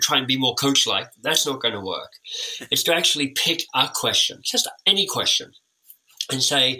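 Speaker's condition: Cleft lip and palate; orthodontic treatment

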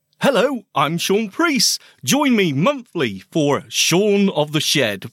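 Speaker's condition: No condition

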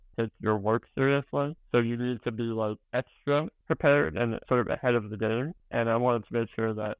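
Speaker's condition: Spinal muscular atrophy

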